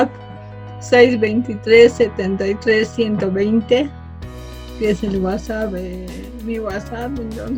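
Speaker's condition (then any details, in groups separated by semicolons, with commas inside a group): Cerebral palsy from birth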